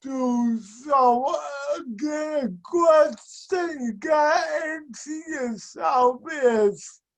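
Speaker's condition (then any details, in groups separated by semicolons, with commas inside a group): Speech and mobility impairment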